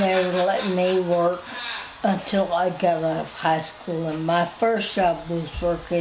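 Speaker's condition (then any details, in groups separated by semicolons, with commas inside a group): Spinal ataxia; wheelchair user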